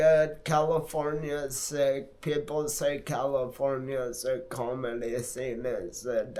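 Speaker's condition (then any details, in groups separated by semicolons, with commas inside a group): Multiple sclerosis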